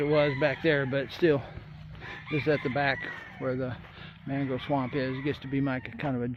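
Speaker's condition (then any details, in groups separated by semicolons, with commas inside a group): No condition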